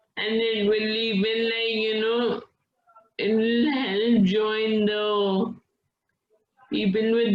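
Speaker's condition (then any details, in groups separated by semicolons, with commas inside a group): Friedreich's ataxia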